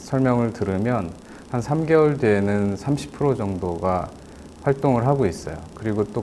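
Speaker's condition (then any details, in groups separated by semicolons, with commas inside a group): No condition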